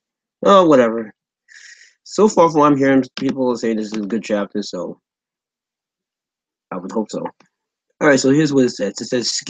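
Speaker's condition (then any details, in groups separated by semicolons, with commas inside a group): No condition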